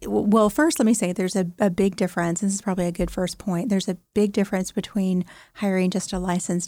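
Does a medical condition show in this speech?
No.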